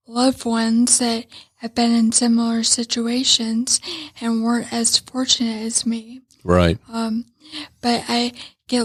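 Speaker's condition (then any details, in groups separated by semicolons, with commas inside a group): Traumatic brain injury; head-on vehicle collision; went through rehab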